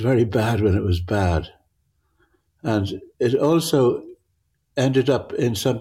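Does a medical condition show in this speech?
Yes: Parkinson's; altered visual perception, difficulty judging near and far, grouped objects merge together.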